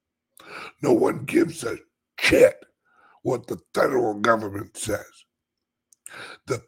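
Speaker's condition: Chronic voice problem; stiff voice box

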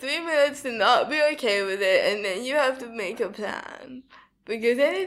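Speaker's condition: Cerebral palsy, spastic quadriplegic

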